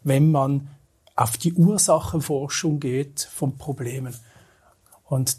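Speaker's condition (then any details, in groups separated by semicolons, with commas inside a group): No condition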